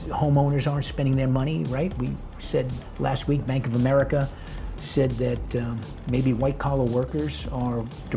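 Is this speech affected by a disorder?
No.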